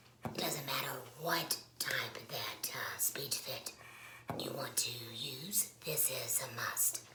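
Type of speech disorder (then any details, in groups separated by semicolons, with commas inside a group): Speech with a voice prosthesis; laryngectomy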